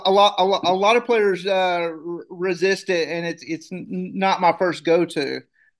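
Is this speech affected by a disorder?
Yes: stuttering; lifelong stutter, onset when starting to talk; blocks, nothing comes out, complete stoppage of movement, worse in routine radio traffic, not emergencies; here repeated sounds, repeated words.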